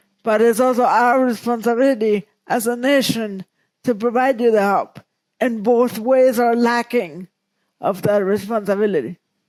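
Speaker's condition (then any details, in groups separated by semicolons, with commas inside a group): Cerebral palsy; present from birth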